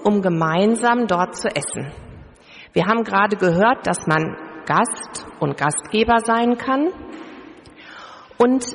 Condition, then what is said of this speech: None; typical speech.